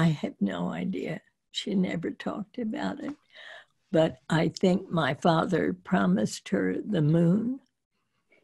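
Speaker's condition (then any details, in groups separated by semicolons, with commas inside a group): Spasmodic dysphonia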